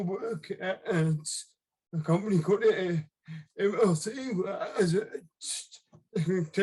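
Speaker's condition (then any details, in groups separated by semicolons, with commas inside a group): Cerebral palsy; left-sided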